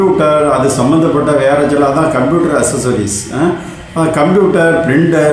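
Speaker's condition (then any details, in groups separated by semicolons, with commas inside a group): No condition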